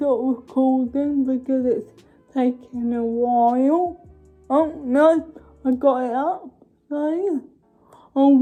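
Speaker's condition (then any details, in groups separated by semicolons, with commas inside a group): Cerebral palsy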